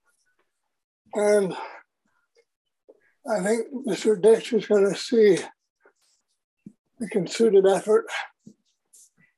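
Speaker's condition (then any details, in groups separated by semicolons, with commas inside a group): Parkinson's disease; young onset, diagnosed at 37 after about 5 years of noticed symptoms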